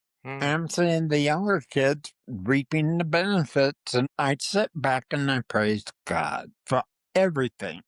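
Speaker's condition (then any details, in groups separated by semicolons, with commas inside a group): Parkinson's disease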